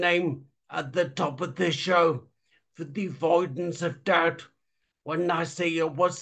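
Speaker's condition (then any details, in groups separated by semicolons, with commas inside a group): Traumatic brain injury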